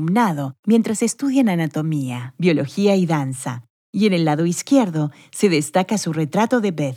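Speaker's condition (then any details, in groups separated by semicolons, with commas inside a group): No condition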